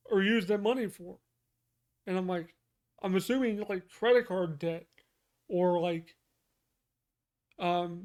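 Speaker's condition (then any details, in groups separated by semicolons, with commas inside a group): Cerebral palsy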